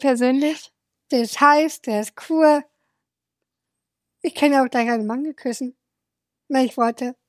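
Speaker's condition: Down syndrome; present from birth, diagnosis suspected right after birth, some limitations

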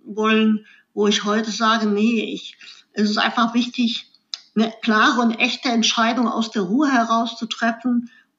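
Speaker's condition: Cleft lip and palate; congenital cleft lip

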